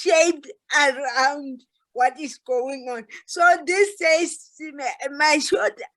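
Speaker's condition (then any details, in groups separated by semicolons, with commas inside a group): Cerebral palsy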